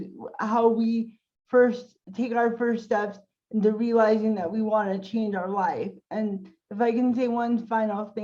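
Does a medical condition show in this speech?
Yes: cerebral palsy.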